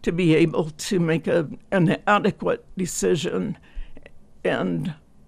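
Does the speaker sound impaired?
Yes: spasmodic dysphonia; vocal cord tremor; voice straining from emotion mixed with condition.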